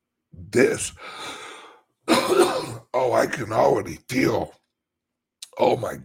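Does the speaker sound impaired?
Yes: chronic voice problem; constant dry throat, urge to clear throat, stiff voice box loosening, easier when louder.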